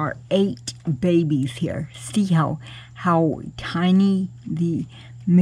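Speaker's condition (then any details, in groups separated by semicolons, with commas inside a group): Cerebral palsy; cannot walk, crawls to get around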